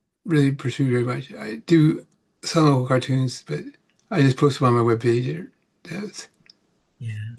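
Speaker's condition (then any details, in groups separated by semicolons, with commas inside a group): Parkinson's; about 18 years since onset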